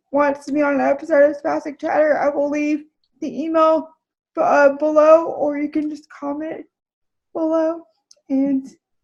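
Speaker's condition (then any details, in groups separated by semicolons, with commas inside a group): Cerebral palsy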